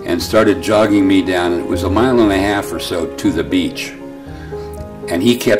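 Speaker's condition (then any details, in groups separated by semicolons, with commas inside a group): No condition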